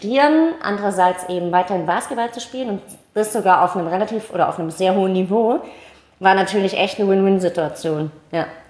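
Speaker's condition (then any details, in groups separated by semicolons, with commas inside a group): Cleft palate, mild; small speech impediment, audible to listeners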